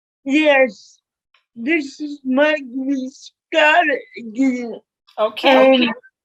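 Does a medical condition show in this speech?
Yes: cerebral palsy; speech impairment.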